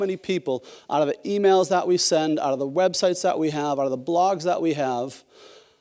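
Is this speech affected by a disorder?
No.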